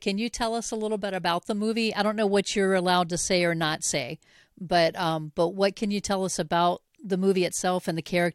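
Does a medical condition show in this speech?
No.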